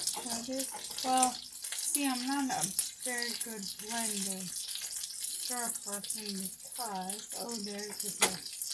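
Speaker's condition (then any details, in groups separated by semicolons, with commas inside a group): Brain injury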